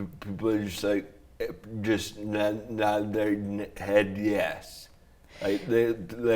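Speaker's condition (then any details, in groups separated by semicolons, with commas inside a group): Traumatic brain injury; snowboard tree impact, diffuse axonal injury, hemispheric shift; walker, physical therapy, 1.5-month coma, 3 months hospital; slurred, relearned talking and swallowing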